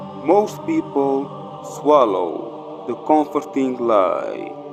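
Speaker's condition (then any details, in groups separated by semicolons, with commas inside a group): No condition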